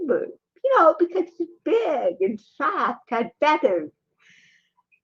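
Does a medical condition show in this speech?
Yes: cerebral palsy.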